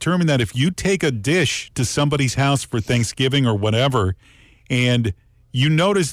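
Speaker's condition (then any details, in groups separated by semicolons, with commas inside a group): No condition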